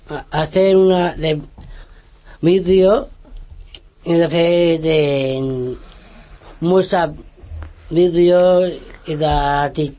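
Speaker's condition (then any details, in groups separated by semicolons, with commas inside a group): Down syndrome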